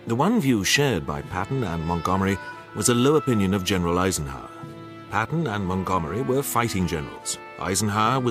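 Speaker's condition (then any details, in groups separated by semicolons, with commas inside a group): No condition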